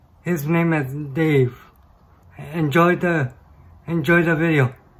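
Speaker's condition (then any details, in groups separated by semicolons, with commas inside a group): Cerebral palsy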